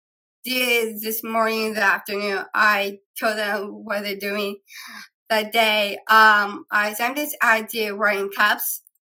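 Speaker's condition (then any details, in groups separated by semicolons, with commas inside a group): Down syndrome; three copies of 21st chromosome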